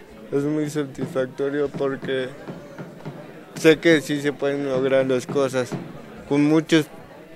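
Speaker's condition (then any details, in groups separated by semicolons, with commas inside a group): Cerebral palsy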